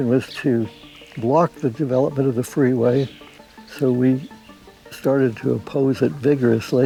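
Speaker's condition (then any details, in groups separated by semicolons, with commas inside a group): No condition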